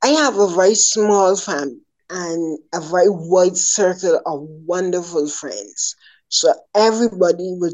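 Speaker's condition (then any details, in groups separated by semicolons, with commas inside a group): Ataxia; slowly progressive degenerative ataxia, mother affected, ENT Dr. Clark noted imbalance, referred to Dr. Ben Stabler; hand tremor causing dropped plates, walking sometimes unaffected; first sign slurred speech episode lasting 8-10 minutes, unnoticed by self, mistaken for drinking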